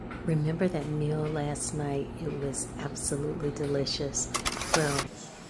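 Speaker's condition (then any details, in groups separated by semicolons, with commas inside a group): No condition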